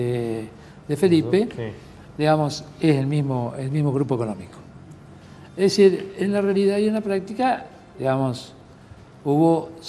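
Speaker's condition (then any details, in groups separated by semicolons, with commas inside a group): No condition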